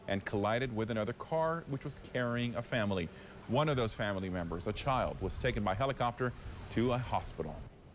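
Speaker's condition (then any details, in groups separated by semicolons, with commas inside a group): No condition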